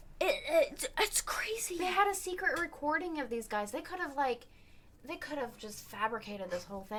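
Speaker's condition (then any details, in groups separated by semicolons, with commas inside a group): No condition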